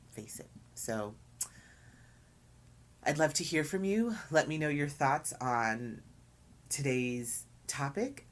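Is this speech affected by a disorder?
No.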